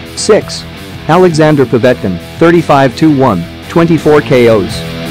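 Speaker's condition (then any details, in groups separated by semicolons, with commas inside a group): No condition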